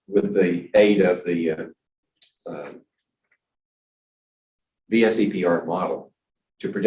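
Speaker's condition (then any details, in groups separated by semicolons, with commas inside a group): No condition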